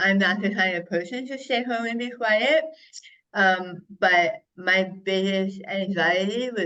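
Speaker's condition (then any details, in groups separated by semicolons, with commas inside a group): Head and neck cancer; right tongue carcinoma, over half tongue removed and reconstructed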